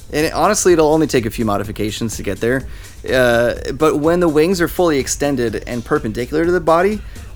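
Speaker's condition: No condition

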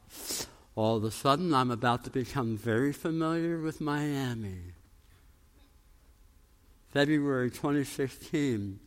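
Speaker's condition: Tongue cancer, jaw reconstruction

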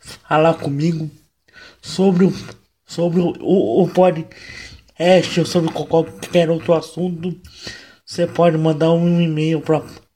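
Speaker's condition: Cerebral palsy, mild; voice mildly affected, occasional voice breaks

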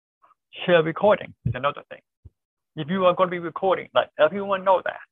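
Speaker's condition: Deafness, born deaf, cochlear implant

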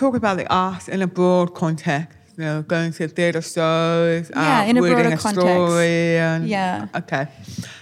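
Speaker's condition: Deafness, born deaf

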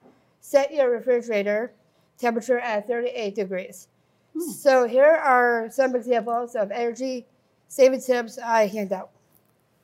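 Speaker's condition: Down syndrome; congenital

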